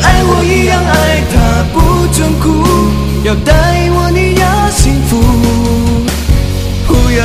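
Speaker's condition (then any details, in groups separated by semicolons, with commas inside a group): No condition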